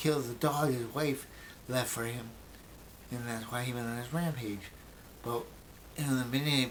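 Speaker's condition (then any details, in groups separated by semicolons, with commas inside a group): Brain injury; memory greatly affected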